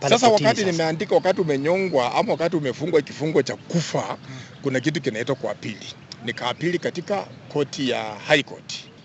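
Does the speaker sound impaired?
No.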